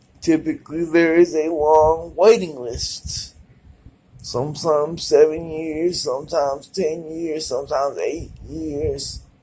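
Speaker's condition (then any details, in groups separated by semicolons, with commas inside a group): Cerebral palsy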